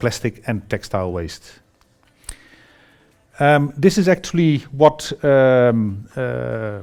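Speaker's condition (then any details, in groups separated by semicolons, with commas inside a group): No condition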